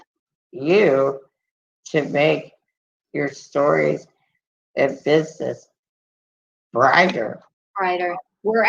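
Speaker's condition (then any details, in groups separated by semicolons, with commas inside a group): Muscular dystrophy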